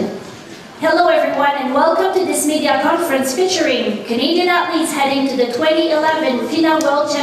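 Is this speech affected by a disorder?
No.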